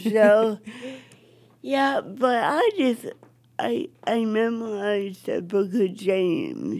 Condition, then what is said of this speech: Cerebral palsy. But I do have a God-given accent.